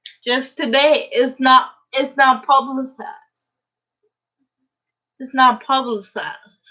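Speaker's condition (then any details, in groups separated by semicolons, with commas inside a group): Cerebral palsy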